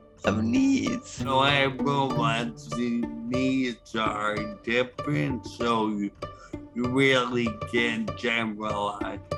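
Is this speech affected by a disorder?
Yes: traumatic brain injury (pontine cavernoma).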